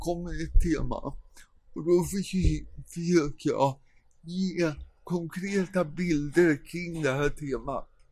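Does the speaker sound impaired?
Yes: cerebral palsy; present from birth, caused by not breathing for first 45 minutes of life.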